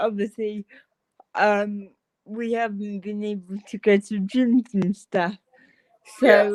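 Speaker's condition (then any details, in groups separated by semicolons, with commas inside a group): Cerebral palsy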